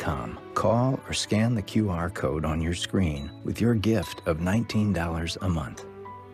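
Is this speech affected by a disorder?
No.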